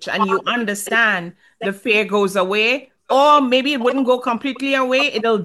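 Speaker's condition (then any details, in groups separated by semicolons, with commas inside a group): No condition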